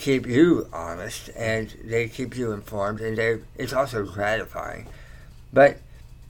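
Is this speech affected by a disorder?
Yes: tongue cancer surgery; slight slur.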